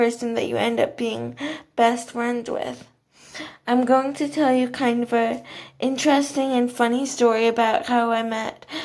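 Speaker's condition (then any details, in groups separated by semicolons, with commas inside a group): Cerebral palsy, athetoid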